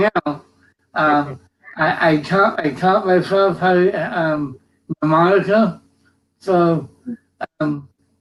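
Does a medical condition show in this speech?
Yes: cerebral palsy.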